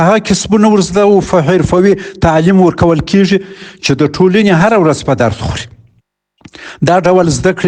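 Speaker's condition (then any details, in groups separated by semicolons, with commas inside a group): No condition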